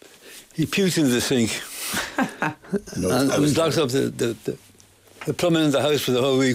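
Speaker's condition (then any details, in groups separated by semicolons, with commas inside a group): Parkinson's; voice ties up sometimes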